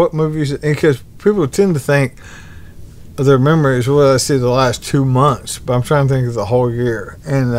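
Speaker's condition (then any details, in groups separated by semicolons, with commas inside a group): ALS; bulbar-upper onset, tongue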